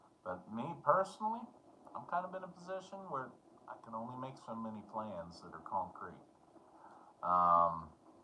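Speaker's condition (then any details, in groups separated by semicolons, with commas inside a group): No condition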